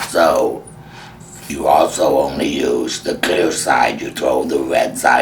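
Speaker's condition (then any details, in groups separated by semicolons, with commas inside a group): Laryngectomy with voice prosthesis; laryngectomy, low pressure voice prosthesis in tracheoesophageal puncture; prosthesis removed during recording; speaking without prosthesis, prosthesis normally routes air for speech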